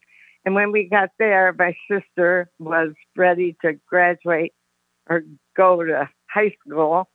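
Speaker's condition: Parkinson's; recent onset

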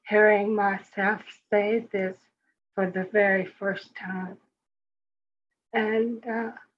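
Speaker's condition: Speech impediment; speech impediment after stroke

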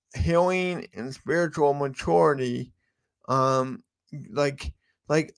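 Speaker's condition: Cerebral palsy

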